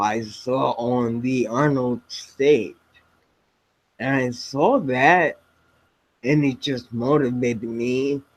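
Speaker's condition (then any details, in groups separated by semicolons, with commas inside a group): Spinocerebellar ataxia type 7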